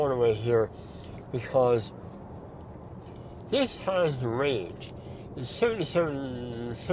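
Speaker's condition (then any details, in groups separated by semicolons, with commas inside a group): Mouth cancer surgery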